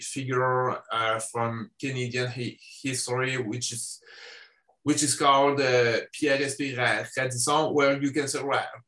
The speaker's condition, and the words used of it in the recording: Stuttering. I give speeches in schools to talk openly about my stuttering, and I tell people I am educating.